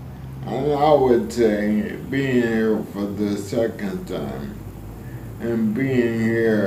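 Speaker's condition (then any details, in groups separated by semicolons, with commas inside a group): ALS; spasticity main symptom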